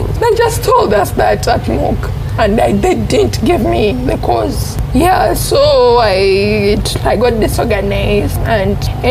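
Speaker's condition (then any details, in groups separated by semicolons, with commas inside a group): Cerebral palsy; onset in secondary school, quinine injection affected ENT system; hearing difficulty; voice and throat affected, breathing issues, speaks little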